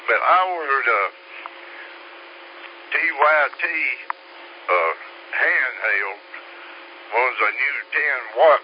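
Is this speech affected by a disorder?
Yes: slurred speech; stroke 3 years ago, takes 17 different medications.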